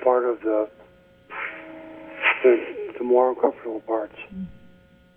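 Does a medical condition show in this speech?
Yes: ALS; speech getting worse.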